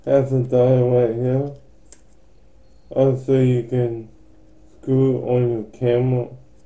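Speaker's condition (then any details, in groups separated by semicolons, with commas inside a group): Ataxic cerebral palsy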